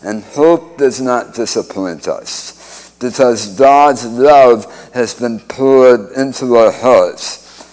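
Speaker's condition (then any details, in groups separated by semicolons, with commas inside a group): Speech impediment after cancer surgery; speech impediment from reconstructed tongue tied to mouth floor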